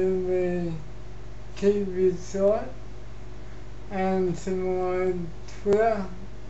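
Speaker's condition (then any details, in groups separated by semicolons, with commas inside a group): Cerebral palsy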